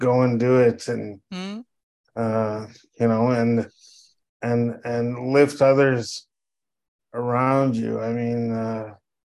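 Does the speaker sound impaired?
Yes: cerebral palsy; oxygen deprivation from birth complications, contractions compressing, meconium inhaled in labor, wheelchair from age 5, power chair.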